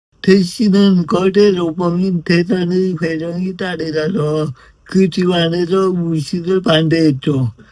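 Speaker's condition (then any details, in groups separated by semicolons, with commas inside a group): Brain lesion disability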